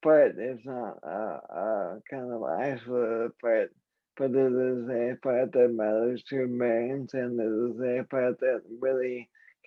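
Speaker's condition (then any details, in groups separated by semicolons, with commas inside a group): ALS; voice and hands affected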